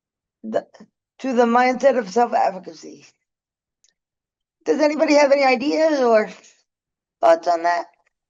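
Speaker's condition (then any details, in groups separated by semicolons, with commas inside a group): Cerebral palsy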